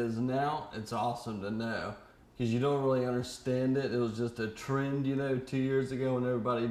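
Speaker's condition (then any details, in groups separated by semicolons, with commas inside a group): ALS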